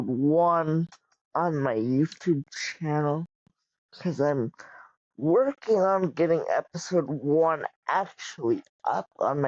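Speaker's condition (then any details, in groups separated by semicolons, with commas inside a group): Cerebral palsy; wheelchair user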